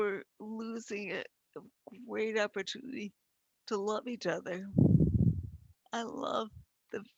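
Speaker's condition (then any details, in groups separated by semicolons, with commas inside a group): Progressive multiple sclerosis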